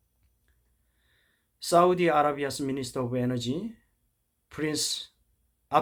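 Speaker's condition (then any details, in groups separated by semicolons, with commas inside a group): No condition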